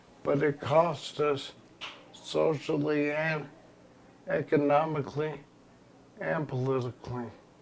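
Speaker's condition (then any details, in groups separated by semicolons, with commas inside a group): ALS; progressive terminal illness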